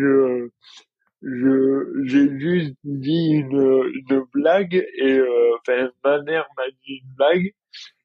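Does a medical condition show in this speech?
Yes: dystonia; from birth, involuntary contractions, affects fine motor skills.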